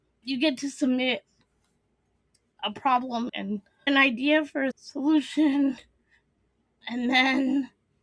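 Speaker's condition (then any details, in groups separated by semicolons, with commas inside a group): Cerebral palsy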